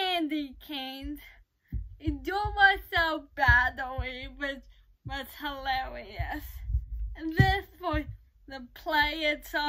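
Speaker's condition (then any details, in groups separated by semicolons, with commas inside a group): Cerebral palsy; uses crutches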